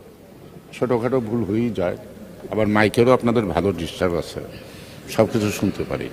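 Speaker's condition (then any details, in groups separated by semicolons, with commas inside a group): No condition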